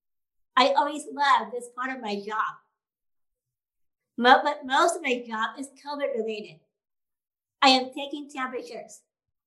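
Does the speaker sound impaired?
Yes: Down syndrome.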